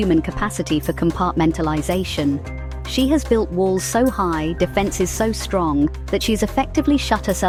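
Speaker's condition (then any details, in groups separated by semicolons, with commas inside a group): No condition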